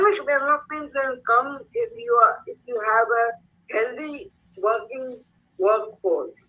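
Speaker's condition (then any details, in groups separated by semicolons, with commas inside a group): Cerebral palsy; speech affected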